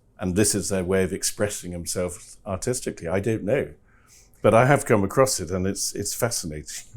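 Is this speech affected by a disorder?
No.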